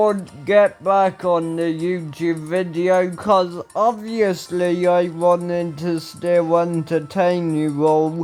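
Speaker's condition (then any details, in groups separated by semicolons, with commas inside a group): Ataxia; speech recently worse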